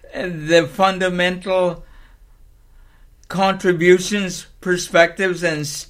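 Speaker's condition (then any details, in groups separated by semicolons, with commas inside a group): Cerebral palsy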